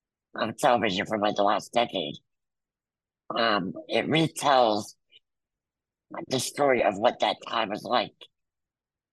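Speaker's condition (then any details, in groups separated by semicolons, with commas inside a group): Muscular dystrophy; congenital, wheelchair user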